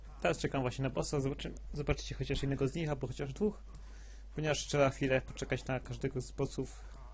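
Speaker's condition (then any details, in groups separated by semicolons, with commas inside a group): No condition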